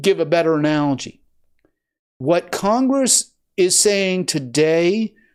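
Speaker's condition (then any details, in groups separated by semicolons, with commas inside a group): No condition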